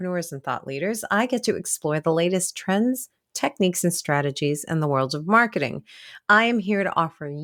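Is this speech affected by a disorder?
No.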